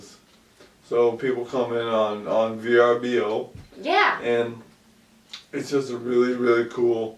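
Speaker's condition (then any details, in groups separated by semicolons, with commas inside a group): ALS; about 2 years since onset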